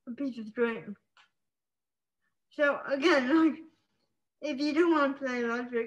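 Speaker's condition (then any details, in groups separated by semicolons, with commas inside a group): Spastic cerebral palsy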